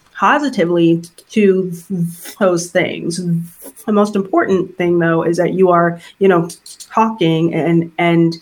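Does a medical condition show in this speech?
Yes: stuttering; stuttering since around age 3 or 4; still stutters at times, apprehension about speaking fluently; stutters sometimes, at times avoids speaking situations, anxiety about fluent understandable speech; here repeated sounds, repeated words.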